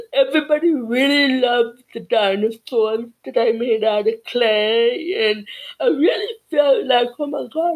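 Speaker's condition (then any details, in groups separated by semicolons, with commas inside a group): Cerebral palsy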